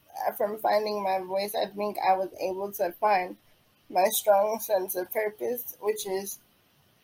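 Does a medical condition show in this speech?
Yes: cerebral palsy; diagnosed at 9 months after delayed development, attended early intervention therapy.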